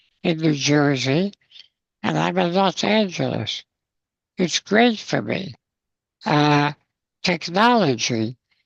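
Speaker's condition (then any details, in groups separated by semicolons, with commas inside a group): Spinal muscular atrophy; congenital, progressive, never stood or walked, mini tracheostomy; about sixty years, slowly weakening, tracheostomy suctioned occasionally; airway blocks with head forward, mucus plugs, speech recognition software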